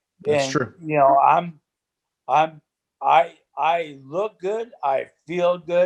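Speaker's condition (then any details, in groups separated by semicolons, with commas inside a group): ALS; breathing affected after injection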